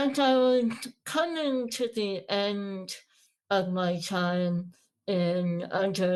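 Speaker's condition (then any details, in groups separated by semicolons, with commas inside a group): Moebius syndrome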